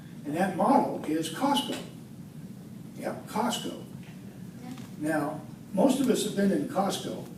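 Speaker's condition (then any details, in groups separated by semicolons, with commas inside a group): No condition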